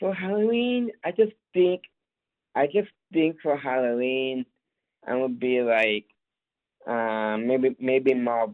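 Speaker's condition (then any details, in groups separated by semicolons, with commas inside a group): Down syndrome; describes self as very capable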